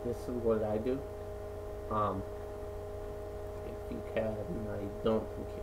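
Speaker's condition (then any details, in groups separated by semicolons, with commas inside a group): Cerebral palsy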